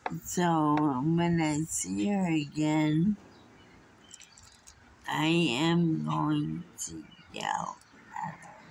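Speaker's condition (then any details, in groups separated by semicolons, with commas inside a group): Friedreich's ataxia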